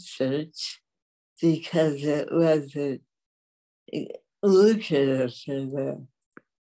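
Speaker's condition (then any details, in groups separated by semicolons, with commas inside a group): Dystonia; dystonia from age 20, affects walking and speech, right leg kicked left ankle, no cure; several decades since onset, symptoms constant, speaking again after 40 years mute; speech loss began after UCLA, typed needs on typewriter, symptoms when speaking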